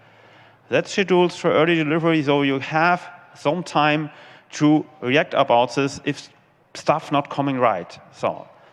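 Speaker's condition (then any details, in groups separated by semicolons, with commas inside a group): No condition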